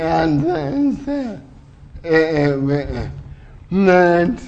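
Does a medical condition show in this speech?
Yes: cerebral palsy; uses wheelchair.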